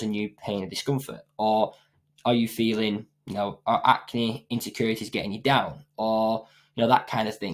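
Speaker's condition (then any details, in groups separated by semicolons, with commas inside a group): No condition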